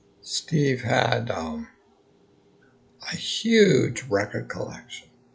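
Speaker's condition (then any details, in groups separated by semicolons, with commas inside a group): Multiple sclerosis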